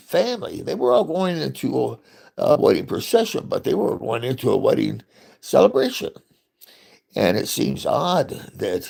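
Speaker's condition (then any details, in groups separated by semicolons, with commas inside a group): Parkinson's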